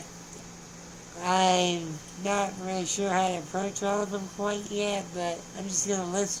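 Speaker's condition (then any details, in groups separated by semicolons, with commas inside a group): Spinal muscular atrophy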